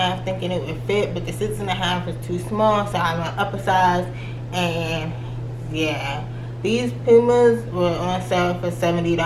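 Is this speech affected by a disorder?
Yes: cerebral palsy.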